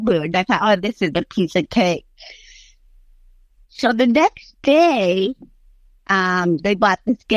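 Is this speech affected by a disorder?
Yes: cerebral palsy; since early childhood.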